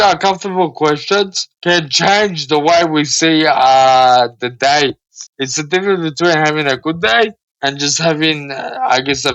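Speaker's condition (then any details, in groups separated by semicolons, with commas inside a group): Cerebral palsy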